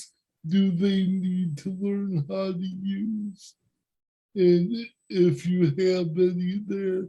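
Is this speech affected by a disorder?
Yes: cerebral palsy; speech impairment.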